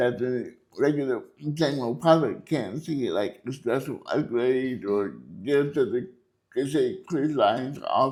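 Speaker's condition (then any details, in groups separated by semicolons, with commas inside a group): Cerebral palsy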